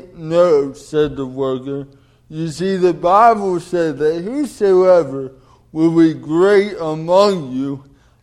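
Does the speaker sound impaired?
Yes: cerebral palsy; delayed development.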